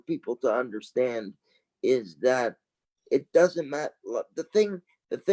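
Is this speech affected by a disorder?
Yes: cerebral palsy.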